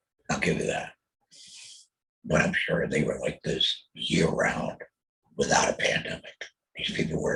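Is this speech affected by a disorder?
Yes: total laryngectomy.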